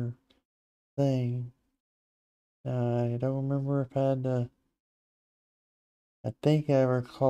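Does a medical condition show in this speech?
Yes: Parkinson's disease.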